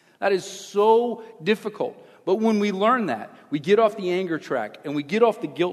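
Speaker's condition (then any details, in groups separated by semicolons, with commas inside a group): No condition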